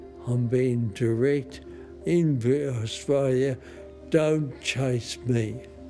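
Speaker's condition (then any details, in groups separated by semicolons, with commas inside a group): Motor neurone disease; about 30 years since diagnosis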